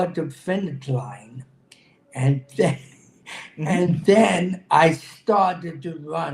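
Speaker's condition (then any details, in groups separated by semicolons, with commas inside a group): Cerebral palsy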